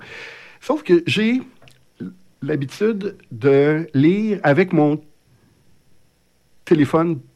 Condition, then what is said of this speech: Stuttering. Je vois pas pourquoi on fait des émissions de radio quand on est bègue.